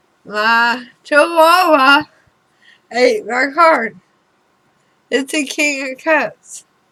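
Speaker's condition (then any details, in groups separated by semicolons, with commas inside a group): Throat cancer radiation damage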